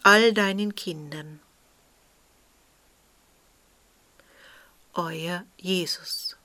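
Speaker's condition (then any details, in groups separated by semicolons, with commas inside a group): No condition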